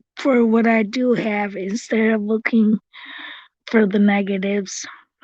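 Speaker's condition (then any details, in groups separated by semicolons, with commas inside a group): Cerebral palsy; since birth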